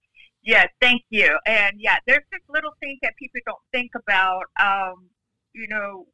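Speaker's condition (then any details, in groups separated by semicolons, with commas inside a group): Profound deafness; profound hearing loss, uses hearing aid, communicates in sign language; video relay service (VRS) interpreter on phone, hearing aid connected via Bluetooth for calls; speaks for herself in own voice via voice carryover, interpreter signs host's words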